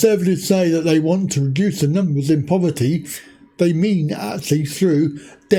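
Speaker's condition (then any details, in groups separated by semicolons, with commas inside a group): Cerebral palsy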